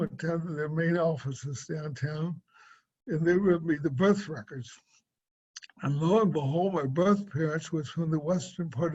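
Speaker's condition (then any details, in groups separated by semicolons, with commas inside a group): Cerebral palsy; from birth, affects gait, swallowing and speech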